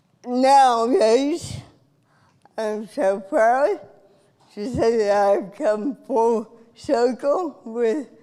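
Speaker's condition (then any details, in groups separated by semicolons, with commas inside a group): Cerebral palsy; from birth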